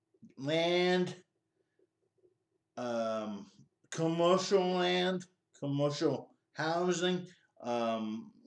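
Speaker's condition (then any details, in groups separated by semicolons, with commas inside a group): Cerebral palsy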